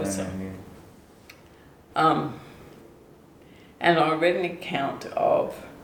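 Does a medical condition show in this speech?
Yes: ALS/MND; onset foot drop.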